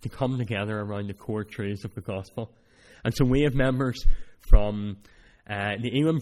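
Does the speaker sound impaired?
Yes: cleft palate; speech not that clear at times.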